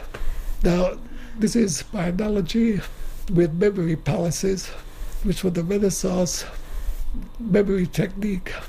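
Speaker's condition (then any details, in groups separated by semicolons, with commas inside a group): Motor neuron disease; no tracheotomy, refuses tracheotomy revival since it would end speech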